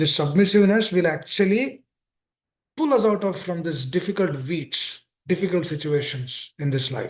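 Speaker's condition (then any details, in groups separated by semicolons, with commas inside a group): No condition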